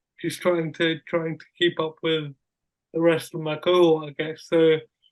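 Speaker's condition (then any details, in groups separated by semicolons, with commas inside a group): Cerebral palsy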